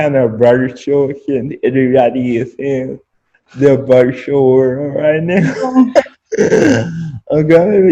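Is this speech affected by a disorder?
Yes: spastic quadriplegic cerebral palsy.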